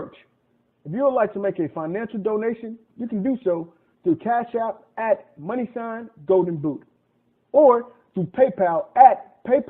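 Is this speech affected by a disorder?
No.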